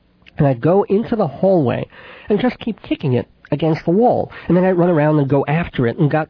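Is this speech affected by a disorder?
Yes: cleft palate with lisp, mild; congenital cleft palate and cleft lip, could not nurse, infant operations, braces 10 years, therapy with Mrs. Adler; age 39, about 39 years since infant operations; mild residual lisp, sibilant s, voice not especially nasal, childhood consonants formed via sinuses, back of throat.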